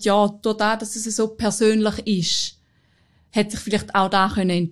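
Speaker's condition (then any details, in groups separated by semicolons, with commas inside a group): No condition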